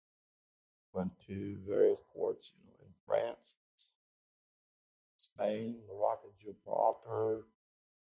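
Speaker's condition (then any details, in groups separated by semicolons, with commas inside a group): Speech impediment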